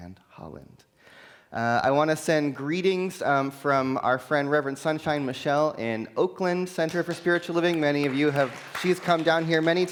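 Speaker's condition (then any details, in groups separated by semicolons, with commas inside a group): No condition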